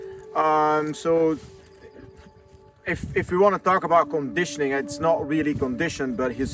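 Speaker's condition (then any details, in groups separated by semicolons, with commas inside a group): No condition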